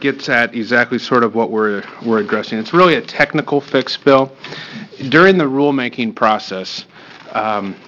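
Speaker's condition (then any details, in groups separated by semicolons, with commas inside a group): No condition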